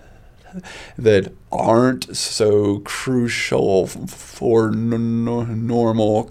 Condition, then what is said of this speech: Stuttering. I have to remember to breathe when I do that.